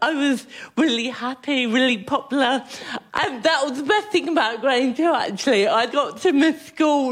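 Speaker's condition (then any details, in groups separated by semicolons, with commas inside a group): Cerebral palsy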